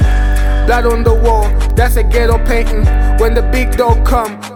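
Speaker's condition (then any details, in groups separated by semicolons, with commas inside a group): No condition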